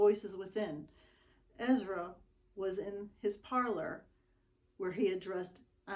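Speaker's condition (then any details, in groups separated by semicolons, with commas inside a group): No condition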